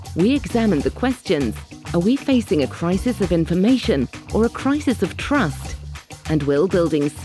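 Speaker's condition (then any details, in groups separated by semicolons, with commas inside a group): No condition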